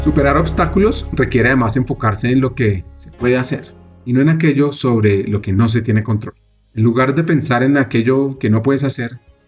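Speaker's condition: No condition

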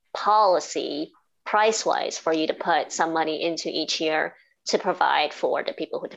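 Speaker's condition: Cleft palate and cleft lip; congenital, diagnosed as a baby, roof of mouth split into two, speech therapy as a teenager; speech described as very clear after speech therapy; formerly very difficult to speak properly, teachers could not hear speech in class, now clear

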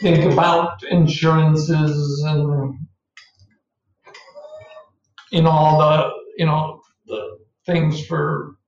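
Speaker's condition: ALS; respiratory onset, diaphragm weakness, paralyzed from neck down, wheelchair, PEG feeding tube, eye gaze, no trach; several years since diagnosis, slow progression, 100% Trilogy ventilator breathing, bulbar just starting, choking problems; still talking, bulbar symptoms last to appear and just starting, frequent choking

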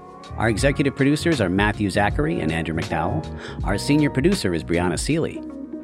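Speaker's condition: No condition

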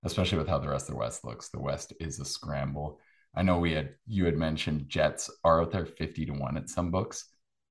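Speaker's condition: No condition

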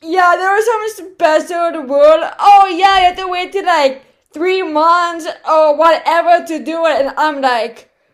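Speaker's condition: Cerebral palsy, right side

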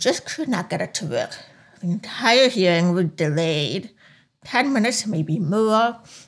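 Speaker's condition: Profound hearing loss; profound hearing loss since childhood, hearing aids worn since childhood; still wears hearing aids; deaf accent, speech sounds like a perpetual cold, listeners may need repetition to understand

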